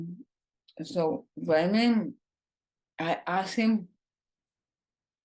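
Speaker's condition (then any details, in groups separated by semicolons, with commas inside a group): ALS, bulbar form, bulbar onset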